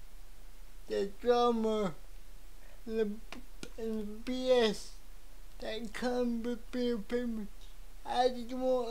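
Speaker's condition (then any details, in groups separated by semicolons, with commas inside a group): Cerebral palsy; speech affected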